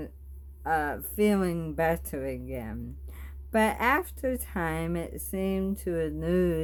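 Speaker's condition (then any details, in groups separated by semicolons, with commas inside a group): Bulbar ALS, bulbar onset; mucus affecting night breathing, dry mouth, trouble holding jaw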